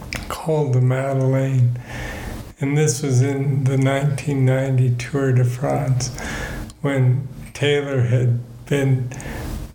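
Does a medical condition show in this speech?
Yes: Parkinson's disease; about 18 years since diagnosis.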